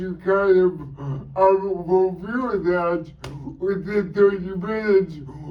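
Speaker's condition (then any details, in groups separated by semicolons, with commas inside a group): Cerebral palsy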